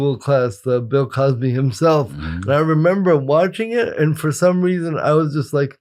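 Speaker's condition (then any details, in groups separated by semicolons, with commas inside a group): Cerebral palsy; present from birth; plays soccer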